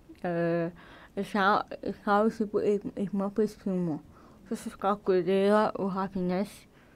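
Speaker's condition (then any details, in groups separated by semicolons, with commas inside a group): Cerebral palsy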